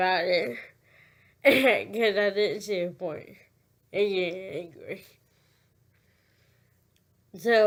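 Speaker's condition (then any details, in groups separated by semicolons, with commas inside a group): Cerebral palsy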